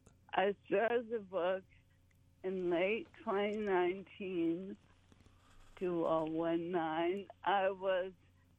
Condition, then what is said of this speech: ALS (motor neuron disease). Somehow, I still am talking, garbled as it is, swallowing food, and finding reasons to smile and laugh.